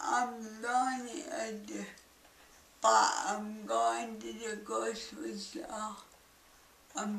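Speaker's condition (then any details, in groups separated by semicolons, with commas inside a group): Cerebral palsy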